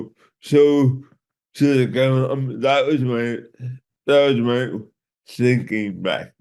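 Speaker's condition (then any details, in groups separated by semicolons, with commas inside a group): Cerebral palsy; from birth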